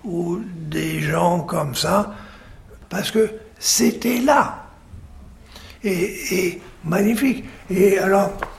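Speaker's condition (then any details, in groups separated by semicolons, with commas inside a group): Stroke with aphasia; stroke at 49 at Mayan site in Yucatan, Mexico, after headaches, sudden collapse, unconscious; halting, needs time, repeats phrases after helper, understood well only by few people, worse with fear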